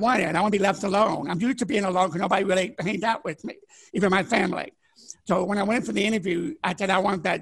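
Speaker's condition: Deafness, born deaf; could not speak until age ten

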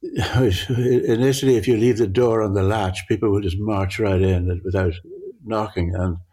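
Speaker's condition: Parkinson's; grouped objects merge together

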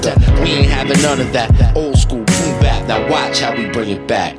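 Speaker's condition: No condition

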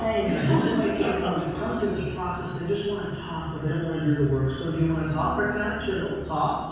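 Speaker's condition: No condition

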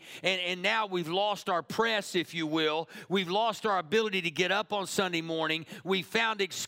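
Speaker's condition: No condition

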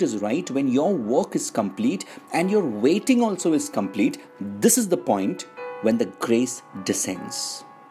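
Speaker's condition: No condition

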